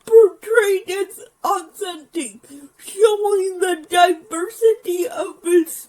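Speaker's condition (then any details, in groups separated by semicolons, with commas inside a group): Physical speech impairment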